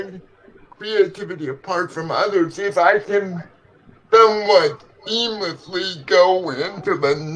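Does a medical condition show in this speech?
Yes: cerebral palsy; legs affected.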